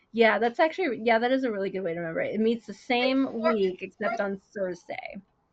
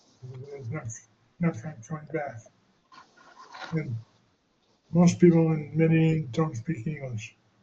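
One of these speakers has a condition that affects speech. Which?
The second: non-relapsing progressive MS; no medication.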